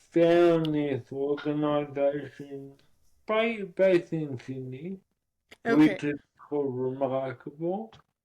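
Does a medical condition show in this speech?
Yes: cerebral palsy.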